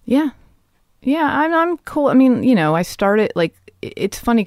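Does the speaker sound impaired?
No.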